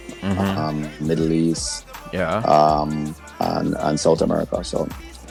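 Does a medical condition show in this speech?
No.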